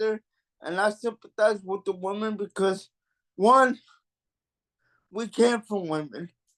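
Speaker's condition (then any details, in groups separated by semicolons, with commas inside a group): Cerebral palsy; mild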